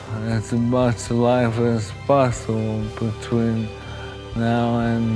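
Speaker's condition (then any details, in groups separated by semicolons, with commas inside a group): ALS; voice sounds ill, voice loss expected, voice banked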